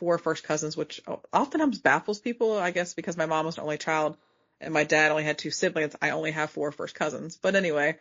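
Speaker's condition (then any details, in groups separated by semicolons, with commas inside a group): No condition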